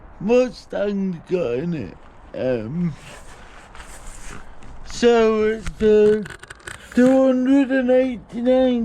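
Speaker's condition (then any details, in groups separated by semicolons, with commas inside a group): Cerebral palsy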